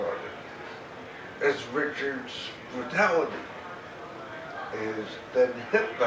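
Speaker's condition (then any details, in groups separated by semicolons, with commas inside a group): Cerebral palsy; very mild form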